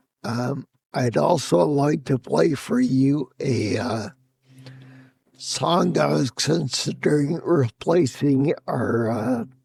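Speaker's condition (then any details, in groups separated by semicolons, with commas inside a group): Spinocerebellar ataxia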